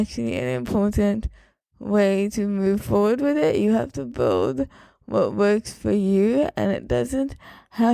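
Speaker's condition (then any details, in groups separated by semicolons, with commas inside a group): Cerebral palsy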